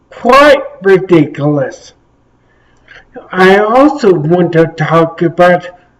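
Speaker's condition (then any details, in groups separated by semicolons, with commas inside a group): Traumatic brain injury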